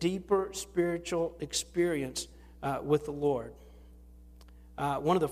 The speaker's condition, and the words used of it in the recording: None; typical speech.